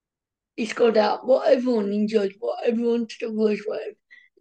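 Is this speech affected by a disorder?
Yes: cerebral palsy; born medically dead, mild walking wobble.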